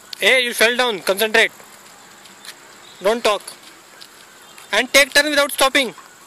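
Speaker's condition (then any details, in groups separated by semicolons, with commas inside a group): No condition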